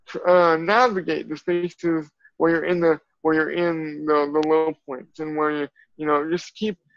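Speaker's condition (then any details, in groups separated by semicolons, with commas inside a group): Cerebral palsy; from birth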